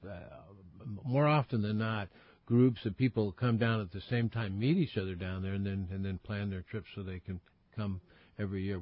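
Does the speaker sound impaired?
No.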